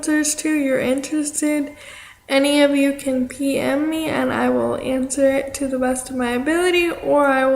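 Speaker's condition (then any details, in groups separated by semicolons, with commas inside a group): Cerebral palsy; affects arm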